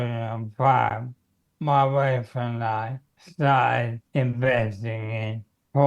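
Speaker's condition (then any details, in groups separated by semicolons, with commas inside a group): Motor neurone disease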